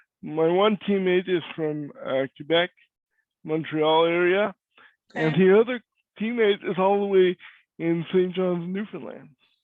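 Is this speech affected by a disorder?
Yes: cerebral palsy; voice is different.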